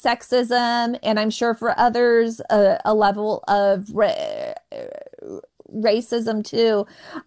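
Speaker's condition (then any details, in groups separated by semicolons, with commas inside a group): Stuttering; onset age 8, persisting into adulthood; less stuttering with altered voice or singing, such as Marilyn Monroe voice; repeated sounds, prolonged sounds, blocks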